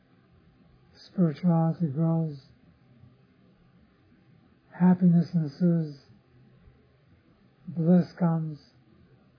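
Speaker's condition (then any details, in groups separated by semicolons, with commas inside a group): Parkinson's disease; others offer remedies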